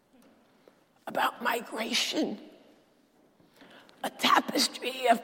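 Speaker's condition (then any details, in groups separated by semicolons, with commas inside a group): Dysphonia; sultry voice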